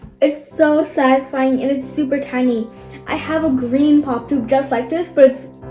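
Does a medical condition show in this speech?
No.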